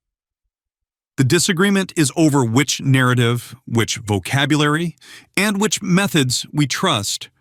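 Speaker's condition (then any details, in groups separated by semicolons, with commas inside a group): No condition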